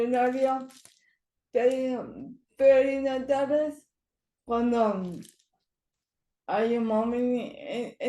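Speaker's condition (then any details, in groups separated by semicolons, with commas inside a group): Cerebral palsy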